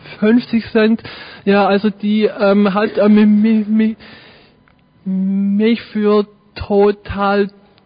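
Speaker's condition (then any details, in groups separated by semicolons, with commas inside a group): Stuttering; severe stuttering, difficult since school years, persisting into working life; in vivo exercise this morning, training everyday situations; stuttered when asking a question in a shop this morning; repeated sounds, blocks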